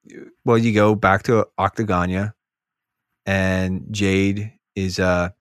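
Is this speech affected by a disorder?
No.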